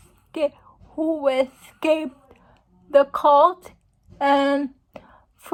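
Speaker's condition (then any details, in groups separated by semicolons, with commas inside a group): Cerebral palsy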